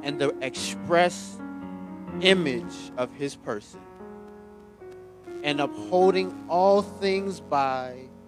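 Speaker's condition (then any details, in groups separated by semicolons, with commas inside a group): No condition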